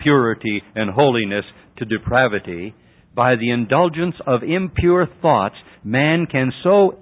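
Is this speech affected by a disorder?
No.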